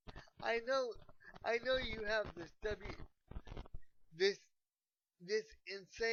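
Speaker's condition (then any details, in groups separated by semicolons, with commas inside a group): Cerebral palsy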